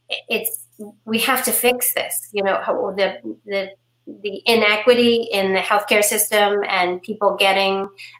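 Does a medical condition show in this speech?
No.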